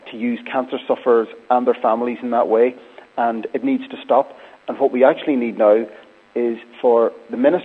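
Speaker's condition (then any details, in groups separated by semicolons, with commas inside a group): No condition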